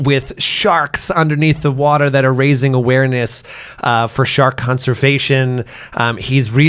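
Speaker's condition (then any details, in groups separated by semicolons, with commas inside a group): No condition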